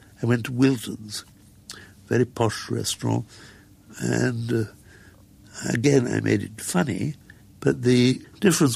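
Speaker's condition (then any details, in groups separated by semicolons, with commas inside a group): Muscular dystrophy; progressive, wheelchair user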